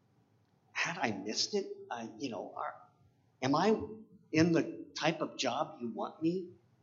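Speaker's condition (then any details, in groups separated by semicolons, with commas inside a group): Cleft palate; 10 years braces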